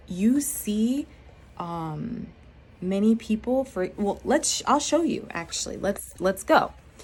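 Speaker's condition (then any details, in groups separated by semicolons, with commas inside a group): No condition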